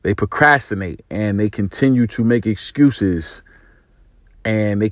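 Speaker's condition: No condition

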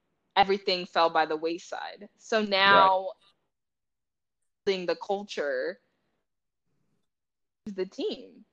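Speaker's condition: No condition

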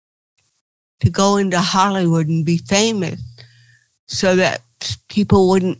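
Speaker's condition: Cerebral palsy; titanium neck limiting looking up, involuntary movements, chronic pain, past Botox dependence, past painkiller addiction

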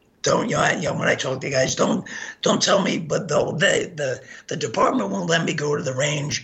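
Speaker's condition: Gunshot injury to voice box; hit spine

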